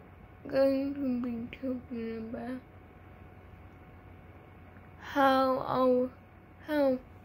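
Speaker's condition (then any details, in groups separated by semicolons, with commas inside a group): Cerebral palsy; from birth, delivery timing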